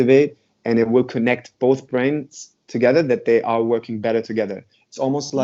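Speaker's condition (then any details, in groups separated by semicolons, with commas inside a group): No condition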